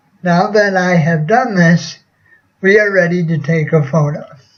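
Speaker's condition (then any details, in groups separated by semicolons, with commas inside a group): Cerebral palsy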